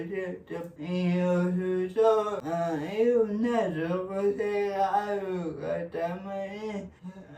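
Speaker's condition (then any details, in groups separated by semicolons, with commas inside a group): Cerebral palsy; severe, uses a wheelchair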